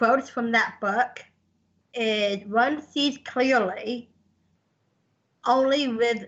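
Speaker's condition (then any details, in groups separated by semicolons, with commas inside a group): Down syndrome; present from birth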